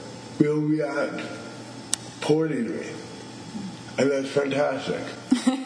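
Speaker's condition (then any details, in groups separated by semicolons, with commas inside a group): Cerebral palsy; cerebral palsy together with stuttering, described as a double whammy; cerebral palsy compounds stuttering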